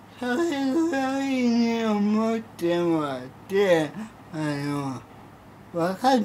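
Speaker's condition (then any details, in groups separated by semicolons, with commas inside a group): Cerebral palsy; severe, uses a wheelchair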